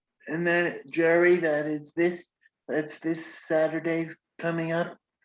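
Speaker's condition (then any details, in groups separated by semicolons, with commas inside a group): Cerebral palsy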